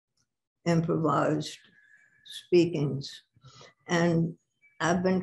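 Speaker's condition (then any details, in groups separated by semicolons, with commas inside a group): Parkinson's; about six years since onset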